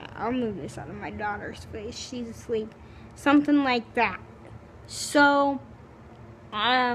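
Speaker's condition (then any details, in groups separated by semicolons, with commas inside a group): Cerebral palsy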